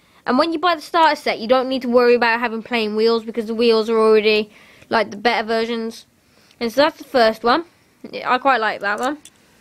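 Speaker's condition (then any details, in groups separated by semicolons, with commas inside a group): No condition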